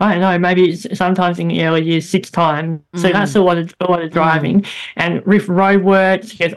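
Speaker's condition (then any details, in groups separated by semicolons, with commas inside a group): Bilateral cleft lip and palate; much improved since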